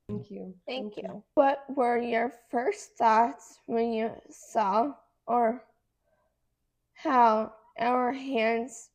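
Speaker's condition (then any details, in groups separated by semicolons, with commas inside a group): Cerebral palsy; affects muscles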